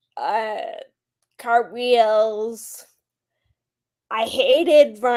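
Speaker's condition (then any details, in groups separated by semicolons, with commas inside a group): Friedreich's ataxia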